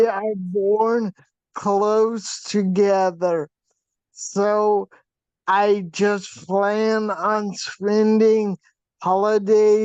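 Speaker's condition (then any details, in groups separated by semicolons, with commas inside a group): Facial paralysis from hydrocephalus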